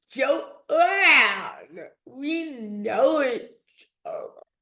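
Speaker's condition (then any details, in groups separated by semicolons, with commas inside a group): Dystonia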